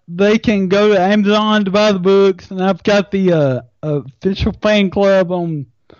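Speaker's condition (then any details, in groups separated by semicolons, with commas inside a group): Friedreich's ataxia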